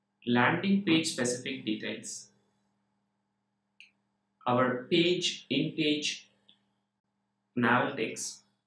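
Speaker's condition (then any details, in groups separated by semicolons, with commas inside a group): No condition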